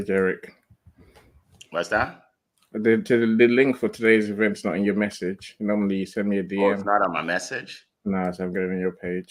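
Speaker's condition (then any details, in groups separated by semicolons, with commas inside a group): No condition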